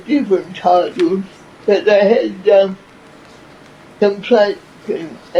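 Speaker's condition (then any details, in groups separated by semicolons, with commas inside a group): Cerebral palsy; from birth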